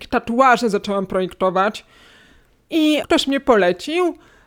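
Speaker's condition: Hearing loss, cochlear implant, acquired; external part

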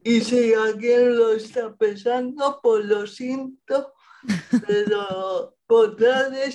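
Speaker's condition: Cerebral palsy; present at least 40 years

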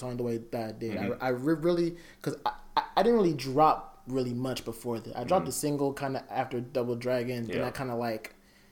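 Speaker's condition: Stuttering; also raps; repeated sounds, repeated words

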